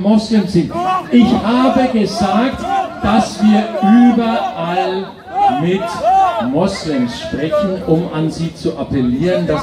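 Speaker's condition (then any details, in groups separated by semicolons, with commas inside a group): No condition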